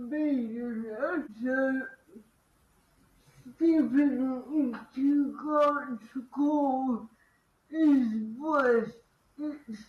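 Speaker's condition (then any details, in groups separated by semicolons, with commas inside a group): Cerebral palsy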